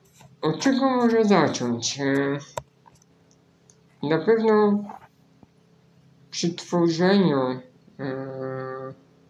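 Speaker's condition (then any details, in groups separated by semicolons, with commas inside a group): Spinal muscular atrophy; right-click via two keys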